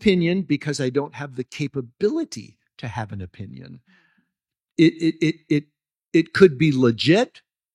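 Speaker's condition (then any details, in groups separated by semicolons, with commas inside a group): No condition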